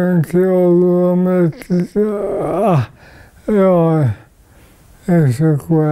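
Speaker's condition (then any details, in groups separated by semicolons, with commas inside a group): ALS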